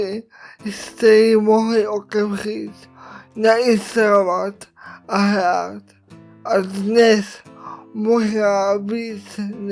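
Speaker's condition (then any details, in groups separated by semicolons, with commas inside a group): Cerebral palsy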